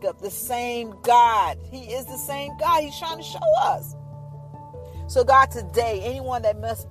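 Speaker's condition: No condition

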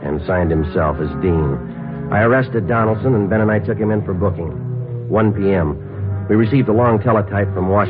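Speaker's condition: No condition

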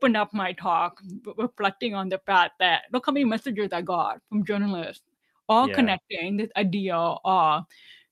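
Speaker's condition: Deafness, 99% hearing loss, severe; hearing aids worn whole life, no cochlear implant despite candidacy; wears hearing aids, relies heavily on lip reading, does not sign, not fluent in ASL

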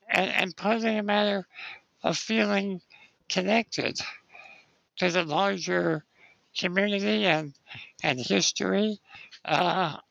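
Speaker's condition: Spinal muscular atrophy; age 60

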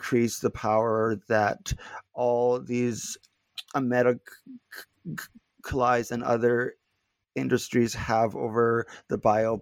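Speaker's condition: Stuttering; not stuttering much currently; little stuttering currently; blocks

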